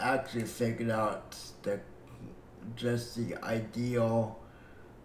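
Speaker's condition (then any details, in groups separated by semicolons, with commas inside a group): Cerebral palsy; breathing fine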